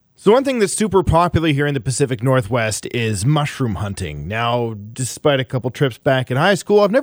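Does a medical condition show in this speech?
No.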